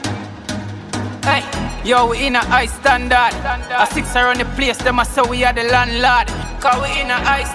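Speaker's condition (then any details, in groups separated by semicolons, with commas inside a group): No condition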